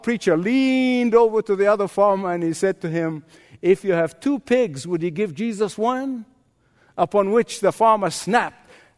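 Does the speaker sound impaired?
No.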